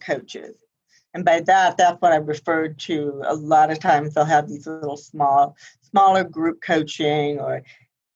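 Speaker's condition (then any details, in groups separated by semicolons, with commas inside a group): Profound hearing loss, congenital, high-frequency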